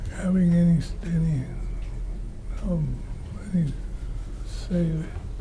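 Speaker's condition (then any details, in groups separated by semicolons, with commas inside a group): Parkinson's; has caregiver; voice soft at times, sometimes unable to finish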